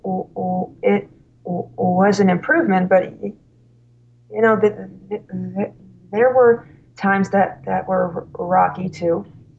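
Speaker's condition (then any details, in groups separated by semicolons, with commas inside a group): Stuttering; severe stuttering at college start, fluency temporarily improved by drinking alcohol, works as school slp; stutters openly, cannot hide it, discloses stuttering to parents, feels in control; noticeable stuttering that cannot be hidden, more fluent when drinking then; repeated sounds, prolonged sounds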